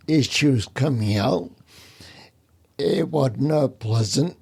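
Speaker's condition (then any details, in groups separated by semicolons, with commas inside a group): Spinocerebellar ataxia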